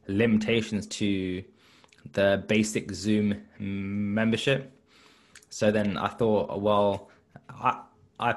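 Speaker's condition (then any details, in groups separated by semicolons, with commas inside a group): Stutter; blocking and freezing in childhood, fluent in drama performances, avoided class reading as teen; repeated words, prolonged sounds, blocks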